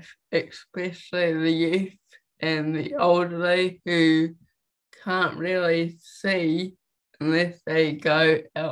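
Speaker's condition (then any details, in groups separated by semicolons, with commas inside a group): Cerebral palsy; walks, no wheelchair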